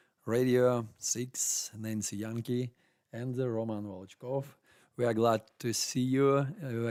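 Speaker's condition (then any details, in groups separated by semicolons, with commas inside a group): No condition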